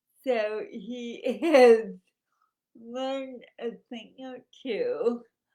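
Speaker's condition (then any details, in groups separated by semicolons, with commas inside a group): Cerebral palsy; noticeably affected speech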